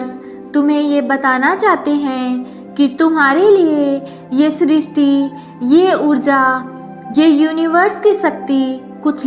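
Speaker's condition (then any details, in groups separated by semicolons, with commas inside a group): No condition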